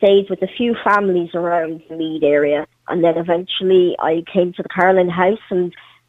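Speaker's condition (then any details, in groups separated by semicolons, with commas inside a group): Cleft palate; all needed treatments received in Ireland, fully active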